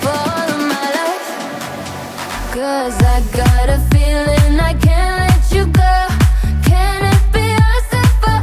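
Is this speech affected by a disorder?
No.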